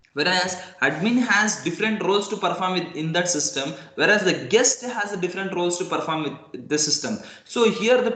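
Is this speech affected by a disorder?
No.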